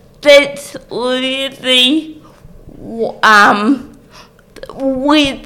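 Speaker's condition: Cerebral palsy; uses wheelchair, difficulty with coordination

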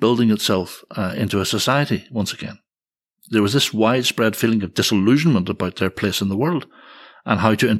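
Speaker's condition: No condition

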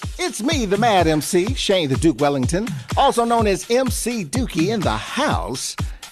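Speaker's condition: No condition

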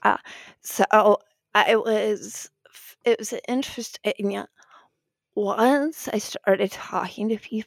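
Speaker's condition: Spasmodic dysphonia; shaky

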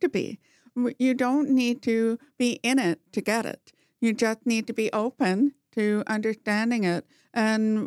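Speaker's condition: Profound hearing loss, congenital, bilateral; hearing aid right ear only

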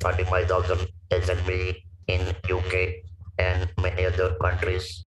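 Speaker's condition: Laryngectomy for vocal cord cancer, stage 4 vocal cord cancer; speaks with electrolarynx; 25-26 years post cancer

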